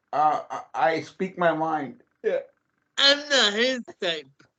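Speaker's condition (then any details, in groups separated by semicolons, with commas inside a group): Cerebral palsy; voice goes up and down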